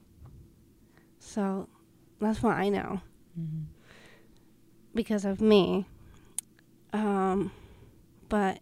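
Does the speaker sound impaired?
Yes: Down syndrome; present since birth, known since infancy.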